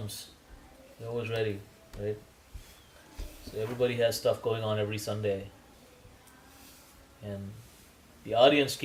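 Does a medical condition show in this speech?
No.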